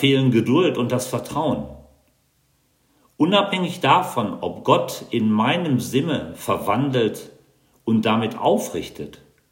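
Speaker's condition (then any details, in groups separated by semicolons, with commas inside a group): No condition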